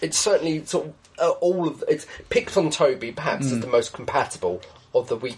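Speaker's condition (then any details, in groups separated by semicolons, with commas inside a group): No condition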